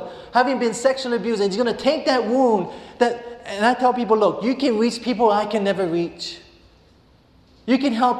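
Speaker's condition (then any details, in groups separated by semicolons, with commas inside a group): No condition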